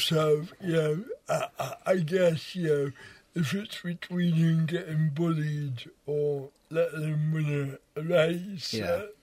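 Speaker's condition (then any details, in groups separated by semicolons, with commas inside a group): Cerebral palsy; wheelchair user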